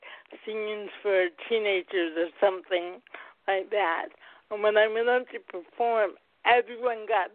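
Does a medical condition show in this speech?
Yes: cerebral palsy, mild.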